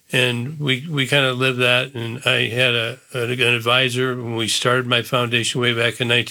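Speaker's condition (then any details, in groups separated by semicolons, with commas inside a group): Parkinson's disease; first symptom hand cramping, diagnosed about 11 years ago, progressive; drooling stage, does regular exercise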